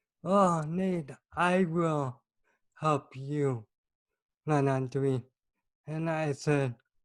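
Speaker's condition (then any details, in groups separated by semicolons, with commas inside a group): Cerebral palsy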